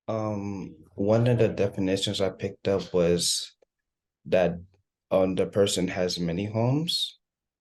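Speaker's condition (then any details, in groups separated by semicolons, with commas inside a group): No condition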